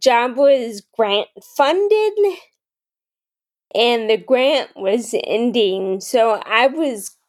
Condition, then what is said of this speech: Ataxia. You can have a lot more speech issues, which I obviously have some speech issues, but other people, it's a lot more pronounced.